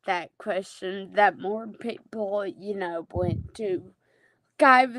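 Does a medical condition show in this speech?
Yes: Friedreich's ataxia.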